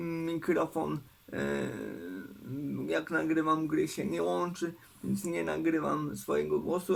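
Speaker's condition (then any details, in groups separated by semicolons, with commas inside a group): Cerebral palsy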